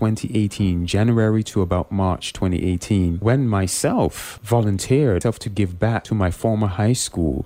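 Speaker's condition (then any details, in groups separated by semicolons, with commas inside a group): No condition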